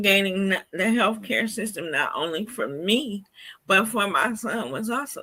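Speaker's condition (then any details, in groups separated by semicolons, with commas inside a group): Cerebral palsy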